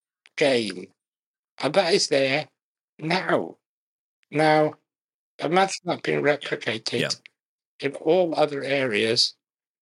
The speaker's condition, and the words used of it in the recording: Muscular dystrophy. But that's two words less that I have to enunciate.